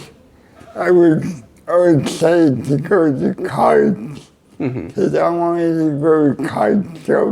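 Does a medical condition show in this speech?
Yes: cerebral palsy; neck surgery went badly.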